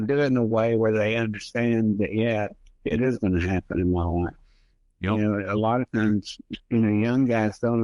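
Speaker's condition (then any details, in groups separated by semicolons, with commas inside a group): Multiple sclerosis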